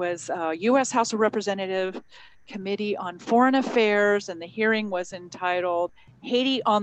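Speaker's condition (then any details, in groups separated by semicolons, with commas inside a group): No condition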